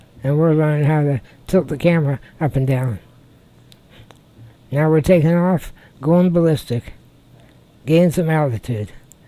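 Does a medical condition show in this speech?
Yes: spinal muscular atrophy type two.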